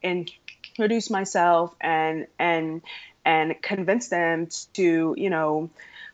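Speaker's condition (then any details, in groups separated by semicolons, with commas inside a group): Stuttering; stuttering since around age 3, past speech therapy, largely stopped talking for about 5 years; still stutters, including when saying own name; formerly hid stuttering by switching words, deep breaths, fillers like ums and ahs, avoided talking; repeated words, prolonged sounds, blocks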